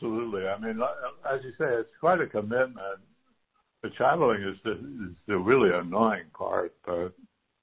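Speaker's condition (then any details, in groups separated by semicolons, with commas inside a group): Parkinson's disease; participating in phase two clinical trial of new innovative therapy, travels to Houston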